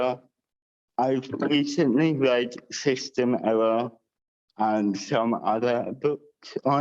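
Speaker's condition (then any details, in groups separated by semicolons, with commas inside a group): Cerebral palsy with dysarthria; all four limbs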